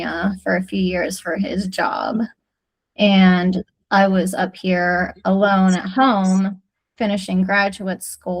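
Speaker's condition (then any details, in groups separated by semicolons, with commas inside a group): No condition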